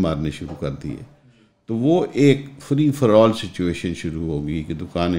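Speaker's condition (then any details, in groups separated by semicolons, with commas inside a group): No condition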